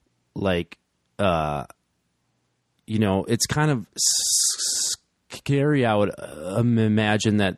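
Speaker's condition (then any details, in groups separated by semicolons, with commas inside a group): Stuttering, blocks; nothing coming out for long periods, comes and goes; long silent blocks, worse when trying hard not to stutter; repeated sounds, prolonged sounds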